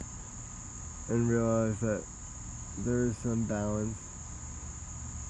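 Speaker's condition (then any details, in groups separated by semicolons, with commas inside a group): Cerebral palsy, spastic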